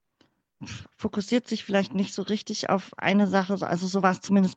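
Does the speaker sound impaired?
Yes: cleft palate; congenital, born in former GDR, infant feeding difficulty, mother's fingers closed palate, palate surgically closed; speaking in front of class or using voice in speech never felt easy.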